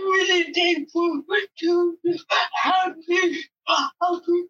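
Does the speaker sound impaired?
Yes: cerebral palsy; wheelchair for mobility, speech impairment, job provides same interpreter daily over Zoom; interpreter repeats her speech line by line during interview; others may struggle to understand, interpreter revoices her words.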